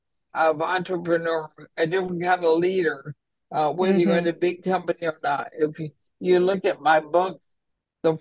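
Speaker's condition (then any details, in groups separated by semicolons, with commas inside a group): ALS; still understood by listeners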